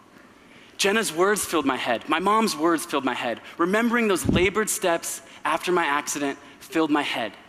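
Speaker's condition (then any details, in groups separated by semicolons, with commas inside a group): No condition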